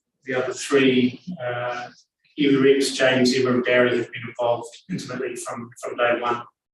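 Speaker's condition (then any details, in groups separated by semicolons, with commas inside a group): No condition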